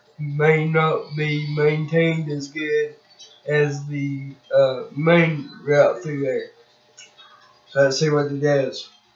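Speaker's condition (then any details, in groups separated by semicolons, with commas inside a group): Cerebral palsy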